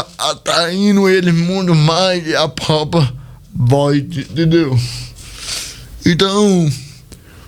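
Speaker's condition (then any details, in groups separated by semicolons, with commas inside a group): Cerebral palsy; speech not normal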